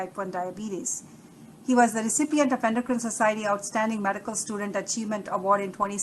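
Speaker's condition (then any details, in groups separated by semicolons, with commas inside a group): No condition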